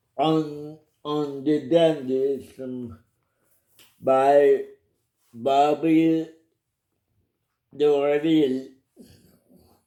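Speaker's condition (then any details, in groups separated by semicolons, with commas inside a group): Cerebral palsy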